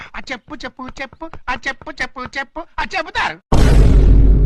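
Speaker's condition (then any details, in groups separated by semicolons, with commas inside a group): No condition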